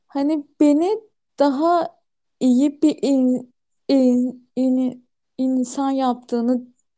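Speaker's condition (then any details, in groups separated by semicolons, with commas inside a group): Stuttering; consulted a professor about own stuttering five years ago; stutters normally, much more at work and when anxious, very little when alone and relaxed; repeated sounds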